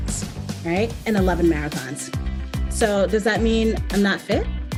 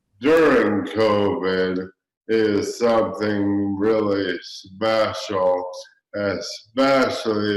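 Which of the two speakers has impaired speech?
The second: ALS; diagnosed about 1.5 months ago; speech changed from previously clear.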